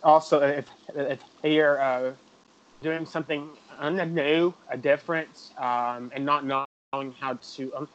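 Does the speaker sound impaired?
Yes: stuttering; chronic developmental stuttering, onset about age 3 to 3.5 per parents, not outgrown, persisted into adulthood; still stutters, describes it as a communication disability, avoids answering unknown phone calls; here repeated sounds, prolonged sounds.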